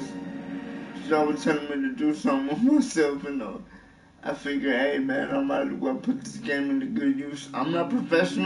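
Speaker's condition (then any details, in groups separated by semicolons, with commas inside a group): Cerebral palsy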